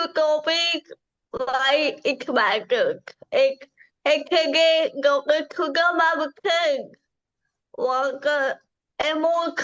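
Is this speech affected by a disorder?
Yes: cerebral palsy; from birth.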